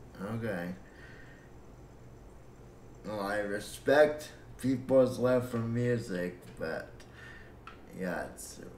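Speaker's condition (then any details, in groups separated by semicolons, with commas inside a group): Cerebral palsy; breathing fine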